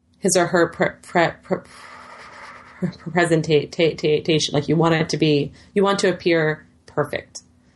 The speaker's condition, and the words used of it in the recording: Stuttering. There are some situations where stuttering can be hard and challenging, but I'm not trying not to stutter.